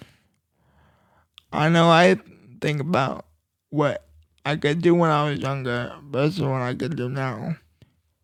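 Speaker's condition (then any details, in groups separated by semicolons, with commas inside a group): Cerebral palsy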